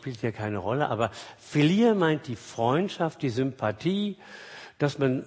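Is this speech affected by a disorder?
No.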